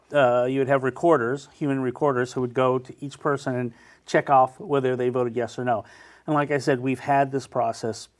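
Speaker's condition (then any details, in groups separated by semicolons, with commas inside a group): No condition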